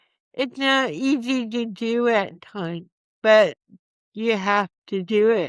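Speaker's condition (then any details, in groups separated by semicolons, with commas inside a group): Cerebral palsy; from birth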